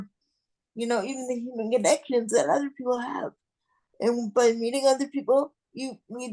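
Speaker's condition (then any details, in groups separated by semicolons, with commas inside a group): Cerebral palsy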